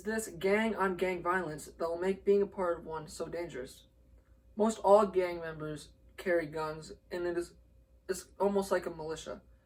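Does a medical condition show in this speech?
No.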